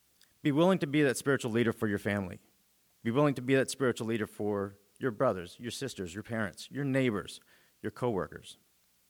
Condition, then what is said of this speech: No condition.